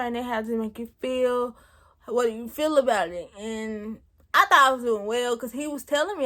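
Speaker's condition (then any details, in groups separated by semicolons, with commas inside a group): Cerebral palsy; present since birth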